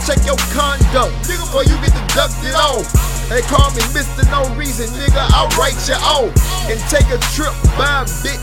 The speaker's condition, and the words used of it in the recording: None; typical speech.